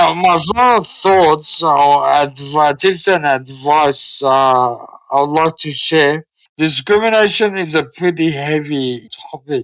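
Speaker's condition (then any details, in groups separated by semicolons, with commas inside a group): Cerebral palsy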